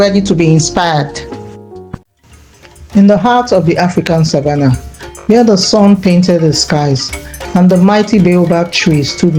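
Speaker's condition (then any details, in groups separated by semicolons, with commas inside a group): No condition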